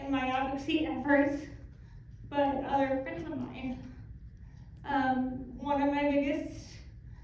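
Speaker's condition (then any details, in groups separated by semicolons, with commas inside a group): Cerebral palsy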